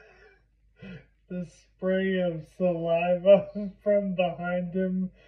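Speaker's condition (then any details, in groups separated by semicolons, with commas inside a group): Primary lateral sclerosis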